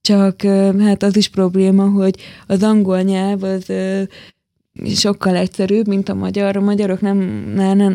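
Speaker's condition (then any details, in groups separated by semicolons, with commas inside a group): Hearing loss, hard of hearing, hearing aids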